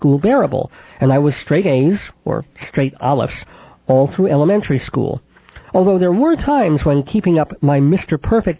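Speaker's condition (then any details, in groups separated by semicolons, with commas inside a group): Cleft palate with lisp, mild; congenital cleft palate and cleft lip, could not nurse, infant operations, braces 10 years, therapy with Mrs. Adler; age 39, about 39 years since infant operations; mild residual lisp, sibilant s, voice not especially nasal, childhood consonants formed via sinuses, back of throat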